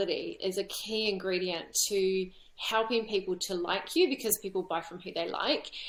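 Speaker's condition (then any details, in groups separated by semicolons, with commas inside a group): No condition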